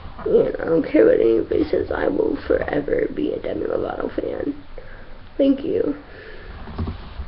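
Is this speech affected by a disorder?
Yes: cerebral palsy; from infancy, difficulty moving.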